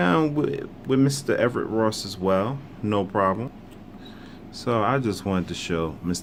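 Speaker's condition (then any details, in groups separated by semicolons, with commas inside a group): No condition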